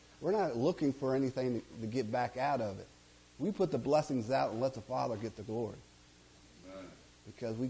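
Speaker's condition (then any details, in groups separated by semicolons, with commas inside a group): No condition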